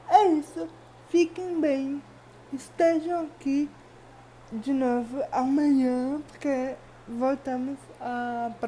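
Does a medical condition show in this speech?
Yes: cerebral palsy.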